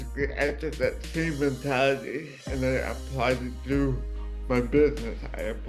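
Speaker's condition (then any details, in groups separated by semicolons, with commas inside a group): Cerebral palsy; from birth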